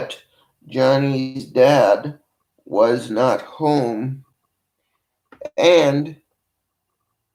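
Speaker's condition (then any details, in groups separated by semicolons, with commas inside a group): Cerebral palsy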